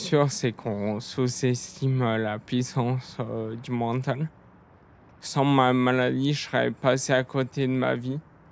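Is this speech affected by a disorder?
Yes: multiple sclerosis; diagnosed in late teens.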